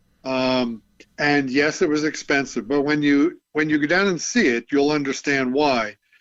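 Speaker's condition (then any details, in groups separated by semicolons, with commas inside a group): No condition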